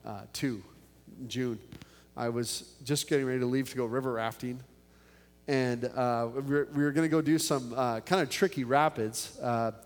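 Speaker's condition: No condition

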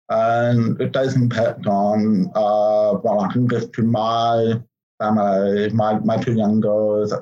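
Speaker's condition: Profound deafness; congenital, born deaf

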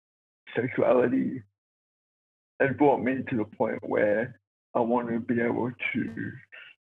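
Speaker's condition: Cerebral palsy; born two months premature

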